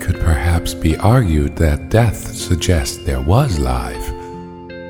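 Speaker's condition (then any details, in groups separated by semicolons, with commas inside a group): No condition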